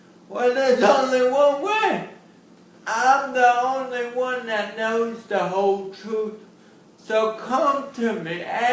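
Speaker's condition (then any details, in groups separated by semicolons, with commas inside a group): Cerebral palsy; since birth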